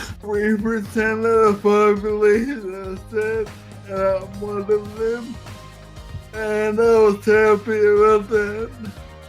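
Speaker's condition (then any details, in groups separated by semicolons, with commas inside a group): Friedreich's ataxia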